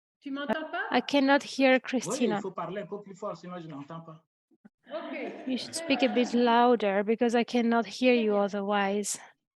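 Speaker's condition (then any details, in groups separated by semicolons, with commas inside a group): No condition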